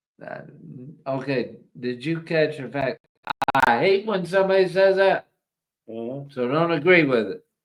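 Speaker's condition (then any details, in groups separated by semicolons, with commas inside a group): ALS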